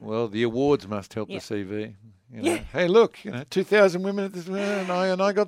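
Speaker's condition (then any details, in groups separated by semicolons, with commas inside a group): No condition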